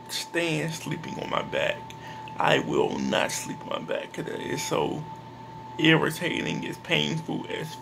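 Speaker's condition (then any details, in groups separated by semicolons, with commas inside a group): Cerebral palsy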